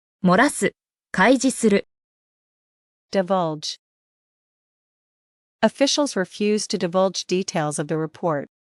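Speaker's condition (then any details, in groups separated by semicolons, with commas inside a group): No condition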